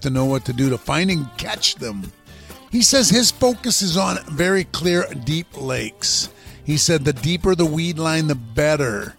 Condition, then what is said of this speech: None; typical speech.